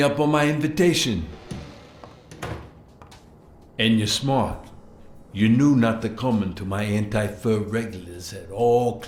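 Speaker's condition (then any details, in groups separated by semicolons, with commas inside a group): No condition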